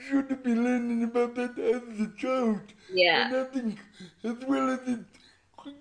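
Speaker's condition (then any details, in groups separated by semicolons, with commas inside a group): Cerebral palsy; voice described as unusual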